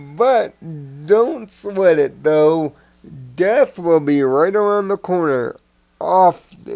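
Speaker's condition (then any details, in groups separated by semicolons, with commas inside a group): Cerebral palsy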